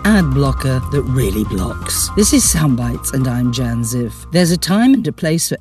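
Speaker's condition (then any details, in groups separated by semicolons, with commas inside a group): No condition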